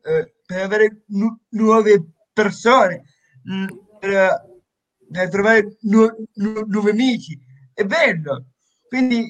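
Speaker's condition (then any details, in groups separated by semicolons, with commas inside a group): Stuttering; ongoing online speech therapy via Skype with a speech therapist, long-term, with another young man; stutters too much, working on voice to sound smoother in scripts and monologues; repeated sounds, prolonged sounds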